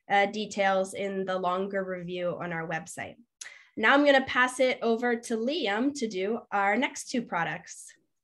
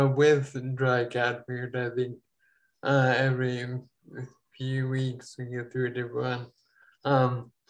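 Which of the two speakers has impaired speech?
The second: ataxia; falls.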